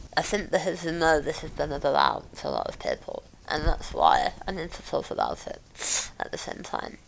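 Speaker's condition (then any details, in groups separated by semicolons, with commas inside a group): Mouth cancer; survivor; speech not good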